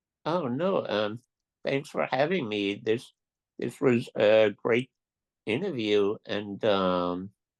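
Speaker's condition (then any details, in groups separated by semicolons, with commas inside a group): Duchenne muscular dystrophy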